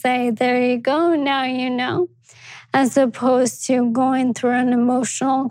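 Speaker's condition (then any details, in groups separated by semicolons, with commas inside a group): ALS; progressive degenerative muscle disease, leg symptom onset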